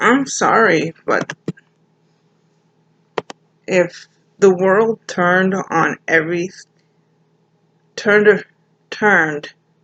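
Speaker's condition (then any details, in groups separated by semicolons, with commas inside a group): Cerebral palsy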